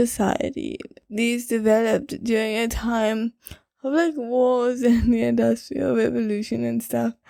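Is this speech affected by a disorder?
Yes: cerebral palsy.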